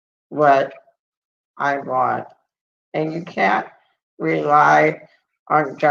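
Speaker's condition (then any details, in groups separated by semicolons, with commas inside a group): Muscular dystrophy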